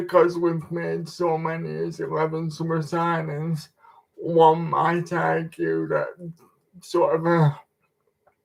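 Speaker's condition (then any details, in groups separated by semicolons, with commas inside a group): Cerebral palsy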